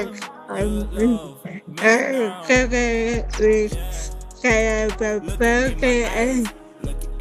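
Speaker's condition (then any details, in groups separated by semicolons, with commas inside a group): Cerebral palsy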